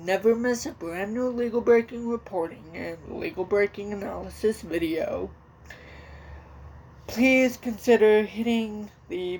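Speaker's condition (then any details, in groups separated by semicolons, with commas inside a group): Cerebral palsy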